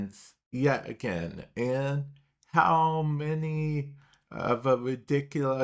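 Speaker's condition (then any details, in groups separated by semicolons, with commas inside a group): Cerebral palsy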